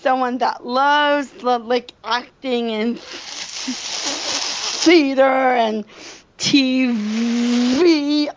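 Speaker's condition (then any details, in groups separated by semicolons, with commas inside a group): Stuttering; developmental stutter since starting to talk, childhood speech therapy with speech pathologist Lisa Avery; stuttering audible during interview, finds stuttering exhausting; stutters more with opposite sex, therapy taught slower blended speech, cannot sustain it in job interviews; repeated sounds, prolonged sounds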